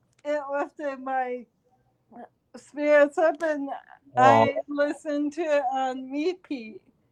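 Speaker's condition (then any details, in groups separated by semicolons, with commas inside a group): Cerebral palsy; since birth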